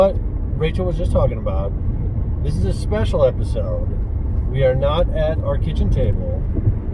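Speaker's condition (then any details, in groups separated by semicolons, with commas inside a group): No condition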